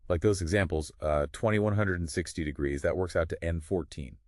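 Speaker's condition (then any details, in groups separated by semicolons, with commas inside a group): No condition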